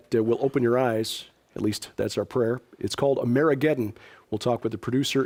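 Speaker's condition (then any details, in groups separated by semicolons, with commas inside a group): No condition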